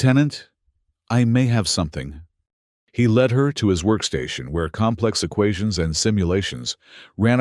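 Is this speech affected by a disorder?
No.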